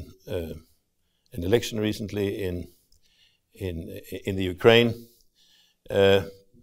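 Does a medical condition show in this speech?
No.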